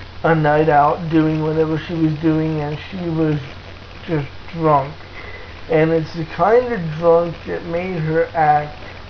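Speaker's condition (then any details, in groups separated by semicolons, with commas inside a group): Cerebral palsy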